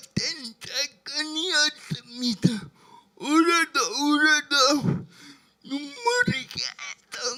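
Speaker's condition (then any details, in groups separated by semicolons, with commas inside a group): Brain lesion disability grade 1, severe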